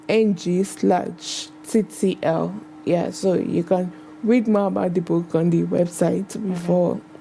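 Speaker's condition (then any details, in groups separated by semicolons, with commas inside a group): Cerebral palsy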